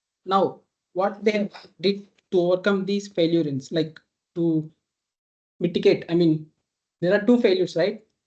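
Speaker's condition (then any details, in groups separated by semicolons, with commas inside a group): No condition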